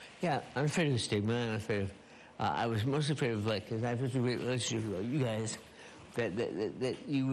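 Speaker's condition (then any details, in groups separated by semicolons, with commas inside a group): Parkinson's disease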